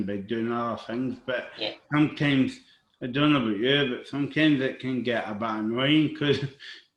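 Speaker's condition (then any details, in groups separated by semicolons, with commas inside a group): Cerebral palsy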